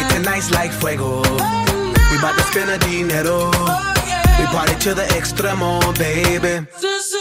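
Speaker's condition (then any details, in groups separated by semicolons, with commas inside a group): No condition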